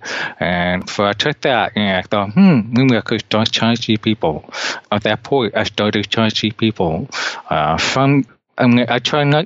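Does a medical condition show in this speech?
Yes: deafness; cannot hear well, compensates by focusing visually on surroundings.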